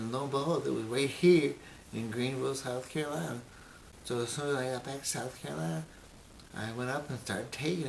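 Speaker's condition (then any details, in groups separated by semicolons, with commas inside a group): Brain injury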